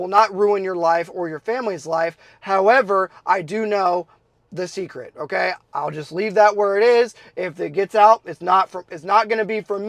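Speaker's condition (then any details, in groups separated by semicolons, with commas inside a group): No condition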